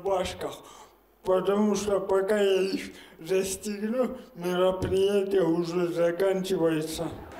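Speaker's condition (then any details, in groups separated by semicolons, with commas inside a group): Cerebral palsy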